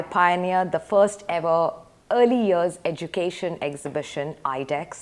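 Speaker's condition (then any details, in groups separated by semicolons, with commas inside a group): No condition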